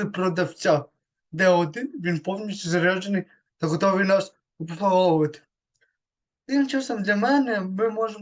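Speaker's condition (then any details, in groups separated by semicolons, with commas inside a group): Cerebral palsy; third disability group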